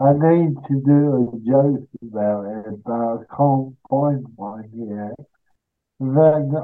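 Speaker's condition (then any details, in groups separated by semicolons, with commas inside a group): Cerebral palsy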